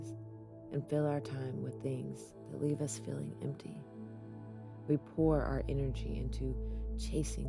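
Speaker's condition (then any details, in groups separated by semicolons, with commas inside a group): No condition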